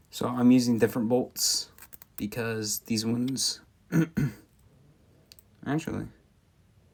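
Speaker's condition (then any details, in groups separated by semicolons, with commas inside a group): No condition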